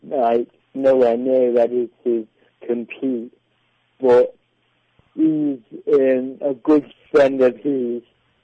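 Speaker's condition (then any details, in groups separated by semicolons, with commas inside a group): Cerebral palsy; delayed developmental milestones, predicted lifelong electric wheelchair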